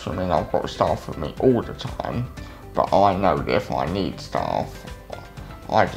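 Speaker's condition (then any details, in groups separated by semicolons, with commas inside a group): Cerebral palsy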